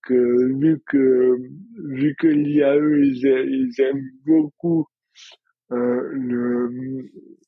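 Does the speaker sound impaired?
Yes: dystonia; receives injections, more pain before injection, improved balance, no longer falls.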